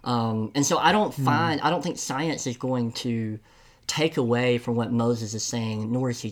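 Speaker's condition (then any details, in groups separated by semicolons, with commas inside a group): Cleft lip and palate; congenital, present from birth; listener heard 'palate' as 'pilot', self-described enunciation not always good, attributed to being from Tennessee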